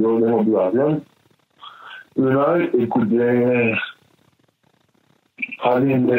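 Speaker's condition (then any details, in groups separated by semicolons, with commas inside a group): Cerebral palsy; great difficulty speaking, noticeable speech difficulty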